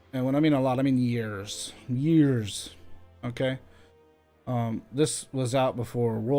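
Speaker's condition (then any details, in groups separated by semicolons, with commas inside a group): No condition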